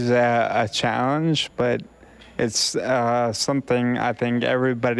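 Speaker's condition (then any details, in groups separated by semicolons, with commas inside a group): Friedreich's ataxia; symptoms from high school, diagnosed years later, worsening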